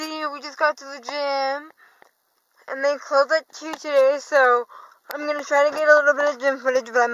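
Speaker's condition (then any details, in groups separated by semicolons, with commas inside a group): Cerebral palsy, dystonic hemiplegia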